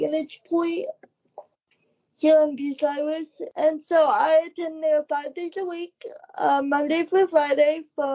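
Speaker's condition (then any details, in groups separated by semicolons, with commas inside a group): Cerebral palsy; wheelchair user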